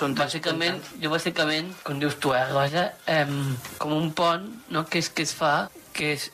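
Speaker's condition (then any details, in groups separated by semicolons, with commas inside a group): Down syndrome; trisomy 21, three copies of chromosome 21, intellectual disability; about 30 years old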